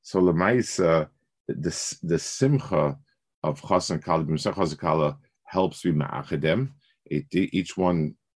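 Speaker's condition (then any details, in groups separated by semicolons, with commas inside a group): No condition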